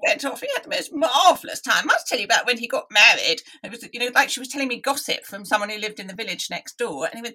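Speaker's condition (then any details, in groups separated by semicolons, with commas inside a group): Deafness; deaf from early age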